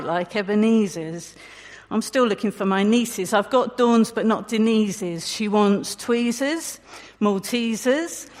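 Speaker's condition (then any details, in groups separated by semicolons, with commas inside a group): No condition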